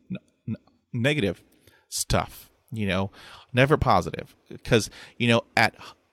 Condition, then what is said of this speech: Stuttering. I have to be British, you know, it's quite lovely. I will be British to help me get over a block.